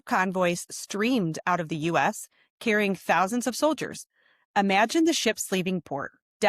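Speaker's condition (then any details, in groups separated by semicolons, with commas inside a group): No condition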